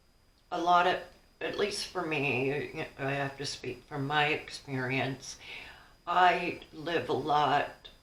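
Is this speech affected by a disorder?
Yes: ALS; implanted port; weak cough, swallowing problems, throat spasms, voice starting to quiver.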